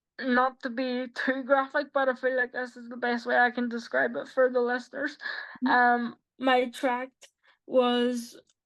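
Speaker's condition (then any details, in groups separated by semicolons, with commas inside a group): Quadriplegic cerebral palsy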